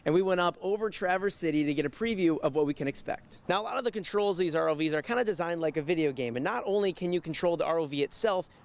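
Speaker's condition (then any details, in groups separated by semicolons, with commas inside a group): No condition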